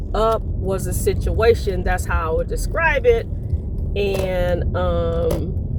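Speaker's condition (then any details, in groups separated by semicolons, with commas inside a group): No condition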